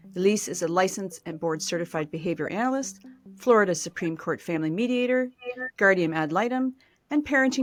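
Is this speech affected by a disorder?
No.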